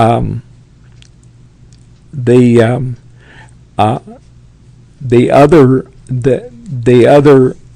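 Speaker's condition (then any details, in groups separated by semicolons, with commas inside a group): Parkinson's; tremors as early symptom; retired due to disease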